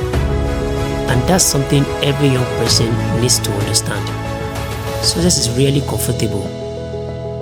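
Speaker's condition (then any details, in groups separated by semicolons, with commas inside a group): No condition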